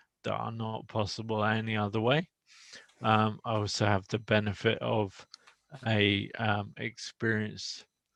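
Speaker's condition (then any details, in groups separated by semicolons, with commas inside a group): Motor neuron disease; speech a little slow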